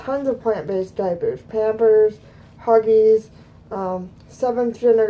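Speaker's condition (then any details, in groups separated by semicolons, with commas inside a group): Cerebral palsy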